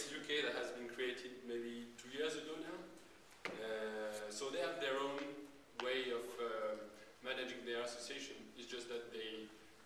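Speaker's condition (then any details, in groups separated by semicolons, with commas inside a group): No condition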